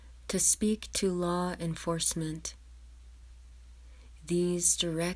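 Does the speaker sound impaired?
No.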